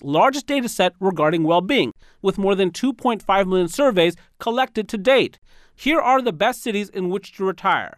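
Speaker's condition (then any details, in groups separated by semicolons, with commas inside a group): No condition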